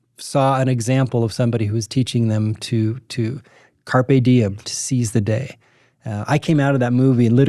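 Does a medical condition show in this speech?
No.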